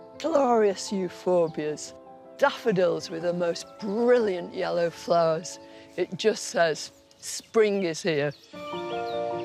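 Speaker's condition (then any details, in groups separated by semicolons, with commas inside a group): No condition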